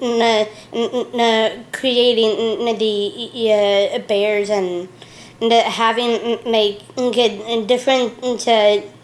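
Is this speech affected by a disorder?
Yes: Down syndrome; lifelong, three copies of the 21st chromosome; age 34.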